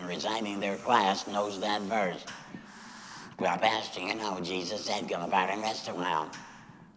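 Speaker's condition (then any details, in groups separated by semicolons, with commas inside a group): Laryngectomy after throat cancer; recurred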